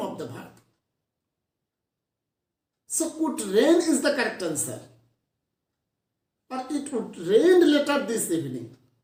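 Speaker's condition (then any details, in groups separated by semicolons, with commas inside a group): No condition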